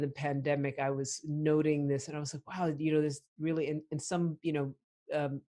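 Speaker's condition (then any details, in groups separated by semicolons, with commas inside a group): No condition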